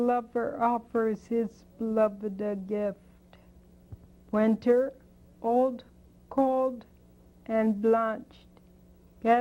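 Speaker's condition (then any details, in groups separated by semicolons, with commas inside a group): Spinocerebellar degeneration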